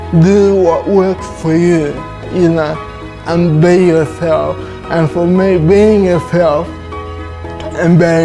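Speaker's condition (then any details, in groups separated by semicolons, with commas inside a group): Cerebral palsy; from birth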